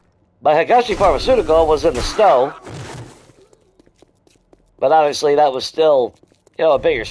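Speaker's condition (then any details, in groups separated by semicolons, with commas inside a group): No condition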